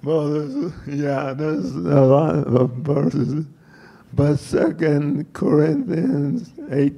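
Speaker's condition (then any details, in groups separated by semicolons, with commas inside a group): Parkinsonism; slow steady physical decline; wobbles, shuffles, tends to fall over, frequent giggling and laughing; voice first affected, speaks poorly, hard to understand, giggling and laughing make understanding harder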